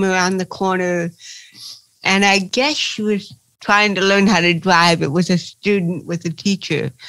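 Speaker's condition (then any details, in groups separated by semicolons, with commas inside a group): Cerebral palsy; speech therapy in preschool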